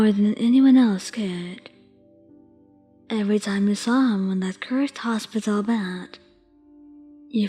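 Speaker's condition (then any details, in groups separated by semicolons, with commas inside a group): No condition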